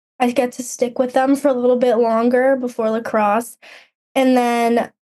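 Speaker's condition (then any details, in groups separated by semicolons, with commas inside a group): No condition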